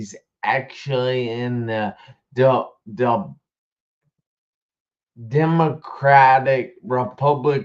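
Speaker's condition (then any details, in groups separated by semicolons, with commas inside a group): Traumatic brain injury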